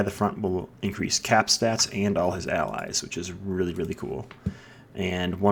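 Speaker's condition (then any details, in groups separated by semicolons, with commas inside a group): No condition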